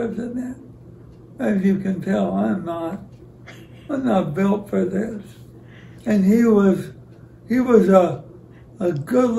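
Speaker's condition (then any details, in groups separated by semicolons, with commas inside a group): ALS; about 25 years since diagnosis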